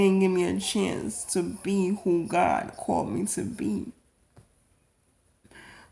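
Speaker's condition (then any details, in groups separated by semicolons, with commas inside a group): Cerebral palsy; congenital, prenatal drug exposure, leg brace, affects walking; atypical speech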